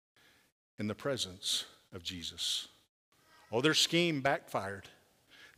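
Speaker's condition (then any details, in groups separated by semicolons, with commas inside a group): No condition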